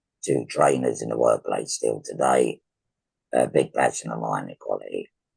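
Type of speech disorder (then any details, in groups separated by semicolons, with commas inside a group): Speech with a voice prosthesis; laryngectomy for laryngeal cancer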